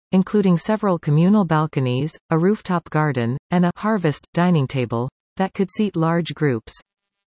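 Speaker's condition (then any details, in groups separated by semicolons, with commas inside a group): No condition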